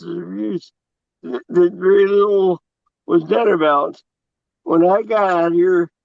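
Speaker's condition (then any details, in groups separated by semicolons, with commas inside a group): Cerebral palsy; audible in voice, distinctive speech pattern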